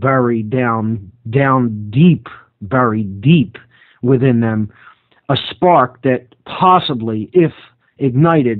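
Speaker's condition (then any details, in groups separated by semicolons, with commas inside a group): No condition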